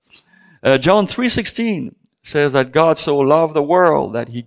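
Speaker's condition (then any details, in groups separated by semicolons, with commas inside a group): No condition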